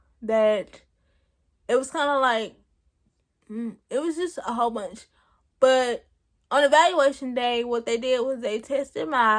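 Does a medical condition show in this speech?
Yes: cerebral palsy; present since birth.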